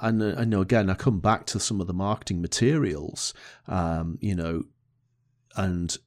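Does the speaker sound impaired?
No.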